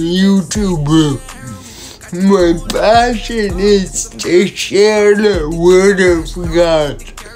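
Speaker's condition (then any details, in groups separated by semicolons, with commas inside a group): Cerebral palsy; from birth, physical disability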